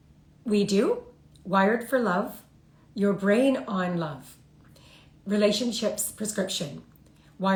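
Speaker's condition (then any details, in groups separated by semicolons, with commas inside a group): No condition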